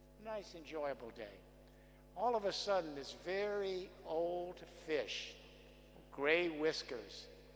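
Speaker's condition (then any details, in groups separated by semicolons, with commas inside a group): No condition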